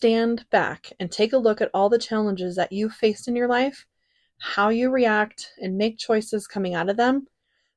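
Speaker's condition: No condition

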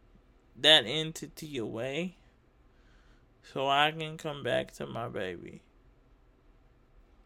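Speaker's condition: Cerebral palsy; uses wheelchair

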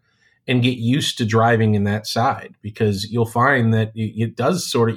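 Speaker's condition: No condition

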